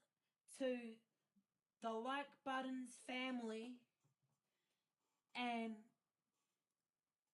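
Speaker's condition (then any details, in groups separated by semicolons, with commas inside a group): No condition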